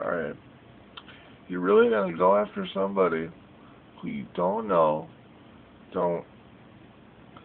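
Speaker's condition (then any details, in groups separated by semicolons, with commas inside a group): Cerebral palsy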